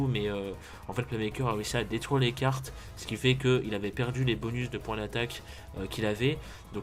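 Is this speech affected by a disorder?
No.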